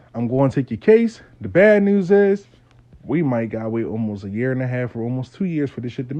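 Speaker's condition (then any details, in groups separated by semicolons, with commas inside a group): No condition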